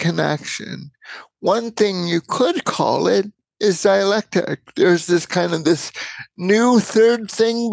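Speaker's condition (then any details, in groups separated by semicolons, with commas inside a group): Cerebral palsy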